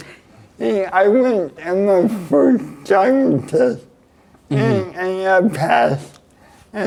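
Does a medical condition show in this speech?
Yes: cerebral palsy; neck surgery went badly.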